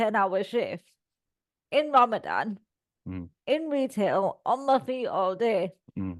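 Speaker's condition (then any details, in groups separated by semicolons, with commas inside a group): Cerebral palsy; all four limbs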